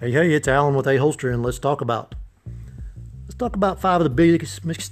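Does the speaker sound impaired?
No.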